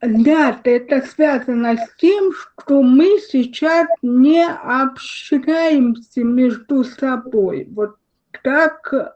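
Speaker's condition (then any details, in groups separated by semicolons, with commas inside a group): Cerebral palsy, spastic diplegia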